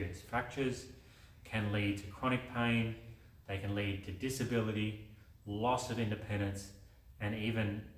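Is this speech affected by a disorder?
No.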